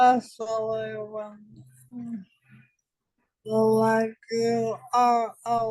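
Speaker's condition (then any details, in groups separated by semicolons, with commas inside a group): ALS; diagnosed almost five years ago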